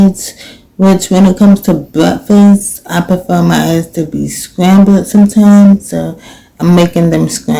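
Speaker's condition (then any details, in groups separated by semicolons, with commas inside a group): Cerebral palsy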